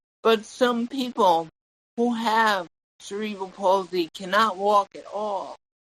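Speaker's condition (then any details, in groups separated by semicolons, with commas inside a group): Cerebral palsy; tongue and legs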